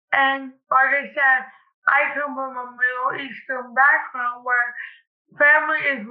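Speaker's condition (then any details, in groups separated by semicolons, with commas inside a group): Cerebral palsy; listeners wrongly judge intelligence from speech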